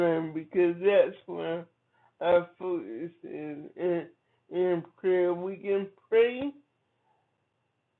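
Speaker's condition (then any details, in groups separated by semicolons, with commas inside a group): Cerebral palsy; from birth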